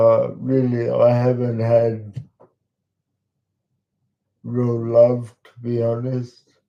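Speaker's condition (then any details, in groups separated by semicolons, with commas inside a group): Cerebral palsy; talks slowly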